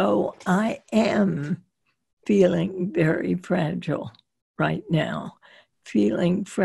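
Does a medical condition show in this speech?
Yes: spasmodic dysphonia.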